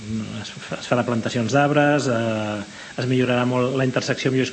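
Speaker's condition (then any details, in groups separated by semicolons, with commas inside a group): No condition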